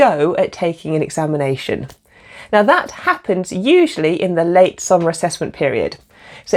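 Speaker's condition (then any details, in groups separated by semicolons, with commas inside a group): No condition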